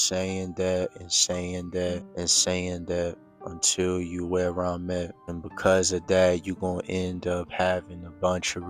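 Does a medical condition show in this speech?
No.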